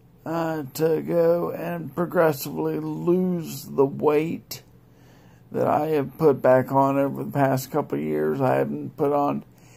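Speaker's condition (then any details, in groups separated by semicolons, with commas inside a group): Multiple sclerosis; relapsing-remitting progressed to secondary progressive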